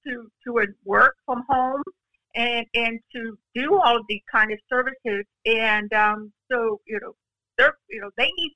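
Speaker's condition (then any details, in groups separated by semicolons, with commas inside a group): Profound deafness; profound hearing loss, uses hearing aid, communicates in sign language; video relay service (VRS) interpreter on phone, hearing aid connected via Bluetooth for calls; speaks for herself in own voice via voice carryover, interpreter signs host's words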